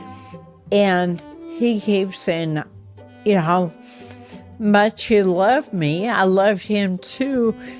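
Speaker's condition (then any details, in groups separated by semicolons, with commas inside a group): Ataxia; affects motor skills and voice; progressive, cannot write or type; speaking problems over last couple of years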